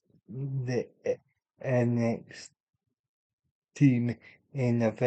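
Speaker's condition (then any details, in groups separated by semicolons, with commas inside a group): Cerebral palsy; unable to walk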